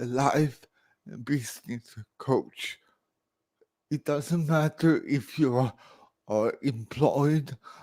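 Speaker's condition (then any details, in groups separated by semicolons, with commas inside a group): Cerebral palsy, severe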